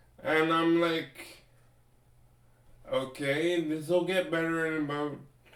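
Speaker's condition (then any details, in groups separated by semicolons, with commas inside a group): Cerebral palsy; limbs affected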